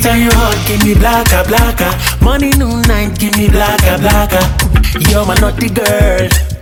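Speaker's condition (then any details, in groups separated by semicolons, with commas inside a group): No condition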